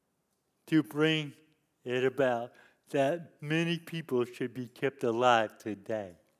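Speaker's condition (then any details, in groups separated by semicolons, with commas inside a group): Cerebral palsy; lifelong disability since youth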